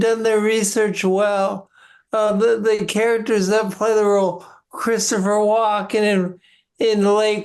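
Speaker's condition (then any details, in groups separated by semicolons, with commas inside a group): Parkinson's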